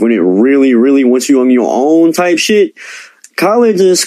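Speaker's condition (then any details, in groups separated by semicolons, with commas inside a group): Cleft lip and palate; present from birth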